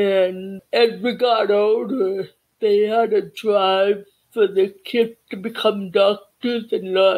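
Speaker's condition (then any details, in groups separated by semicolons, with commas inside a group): Cerebral palsy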